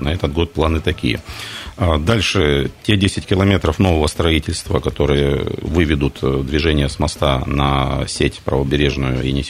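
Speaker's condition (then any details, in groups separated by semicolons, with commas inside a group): No condition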